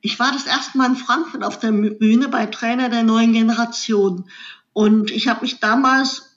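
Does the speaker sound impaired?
Yes: cleft lip and palate; congenital cleft lip, jaw and palate, infant feeding problems, 16 operations by age 18, facial scars; after accident five months tube feeding, saliva swallowing not allowed, later esophagus surgery.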